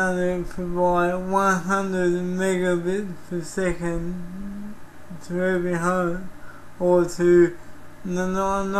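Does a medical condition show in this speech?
Yes: cerebral palsy.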